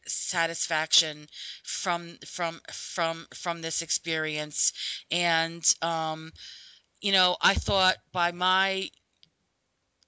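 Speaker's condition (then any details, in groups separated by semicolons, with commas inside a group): Stuttering; stuttering first remembered around age five, covert most of adult life, open about it for about 4 years; stutters openly, discloses stuttering at work and to students, lets stuttering come out; hid stuttering by avoiding talking and switching words, later slipping out more; repeated words, prolonged sounds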